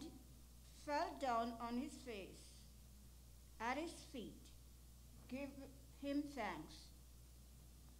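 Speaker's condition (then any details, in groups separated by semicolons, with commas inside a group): No condition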